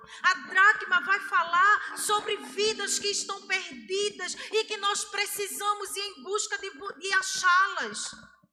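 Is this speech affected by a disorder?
No.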